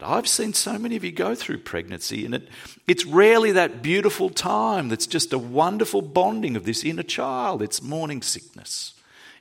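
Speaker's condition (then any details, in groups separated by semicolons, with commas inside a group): No condition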